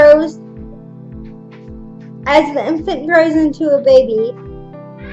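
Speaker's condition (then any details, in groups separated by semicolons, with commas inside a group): Cerebral palsy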